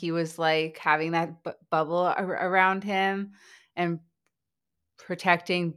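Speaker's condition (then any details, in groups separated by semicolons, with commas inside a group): Stuttering; stutter diagnosed in childhood, about seven months speech therapy, therapy tried changing voice, formerly covert, hid stutter through school; repeated sounds, blocks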